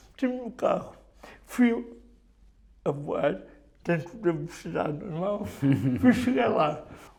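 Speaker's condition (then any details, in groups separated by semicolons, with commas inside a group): Cerebral palsy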